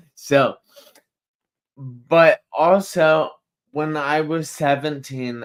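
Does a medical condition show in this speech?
Yes: traumatic brain injury.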